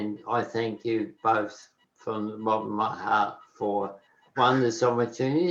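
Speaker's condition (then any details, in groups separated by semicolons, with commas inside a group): Motor neurone disease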